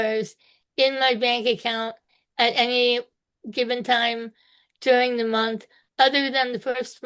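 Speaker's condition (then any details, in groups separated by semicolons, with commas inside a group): Spinal muscular atrophy type two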